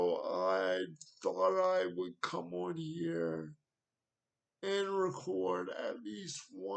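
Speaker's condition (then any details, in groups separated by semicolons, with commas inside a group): Cerebral palsy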